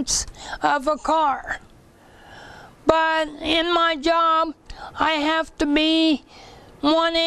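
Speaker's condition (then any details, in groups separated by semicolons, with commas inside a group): Cerebral palsy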